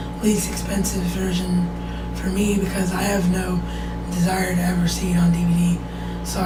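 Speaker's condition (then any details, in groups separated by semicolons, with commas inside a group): Cerebral palsy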